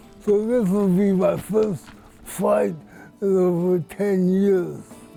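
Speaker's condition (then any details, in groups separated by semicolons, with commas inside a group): Cerebral palsy; worsening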